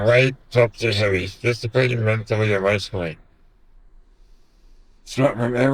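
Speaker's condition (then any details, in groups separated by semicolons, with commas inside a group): Duchenne muscular dystrophy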